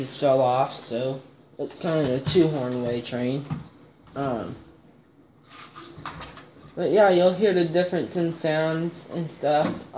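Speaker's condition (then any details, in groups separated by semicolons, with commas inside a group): No condition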